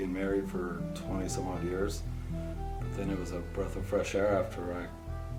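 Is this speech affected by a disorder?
No.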